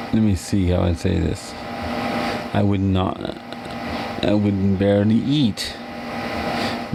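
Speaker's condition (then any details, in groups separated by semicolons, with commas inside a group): Cerebral palsy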